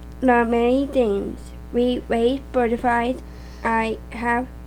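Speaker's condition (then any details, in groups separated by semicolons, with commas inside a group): Down syndrome; diagnosed after birth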